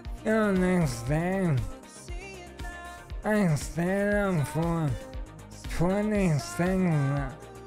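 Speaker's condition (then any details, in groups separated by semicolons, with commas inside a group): ALS; stem cell treatment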